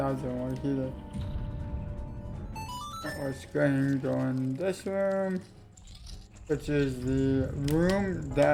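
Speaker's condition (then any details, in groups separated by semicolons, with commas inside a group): Cerebral palsy; affects legs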